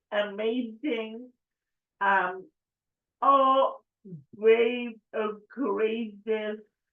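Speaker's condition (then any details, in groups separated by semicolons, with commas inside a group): Cerebral palsy; affects speech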